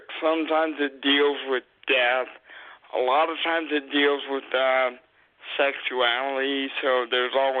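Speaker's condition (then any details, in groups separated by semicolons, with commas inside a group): Cerebral palsy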